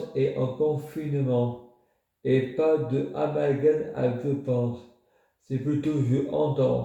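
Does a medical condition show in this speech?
Yes: multiple sclerosis.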